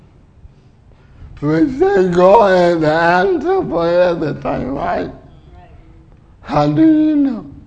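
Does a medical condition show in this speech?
Yes: cerebral palsy; uses wheelchair.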